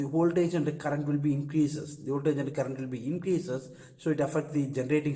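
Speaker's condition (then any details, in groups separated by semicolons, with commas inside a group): No condition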